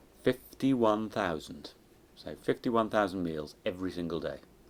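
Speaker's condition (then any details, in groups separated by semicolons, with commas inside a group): No condition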